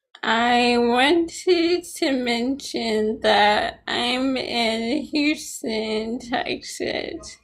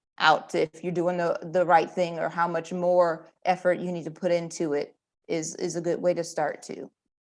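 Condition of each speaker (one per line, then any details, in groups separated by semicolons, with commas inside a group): ALS, sporadic; many years since delayed diagnosis
No condition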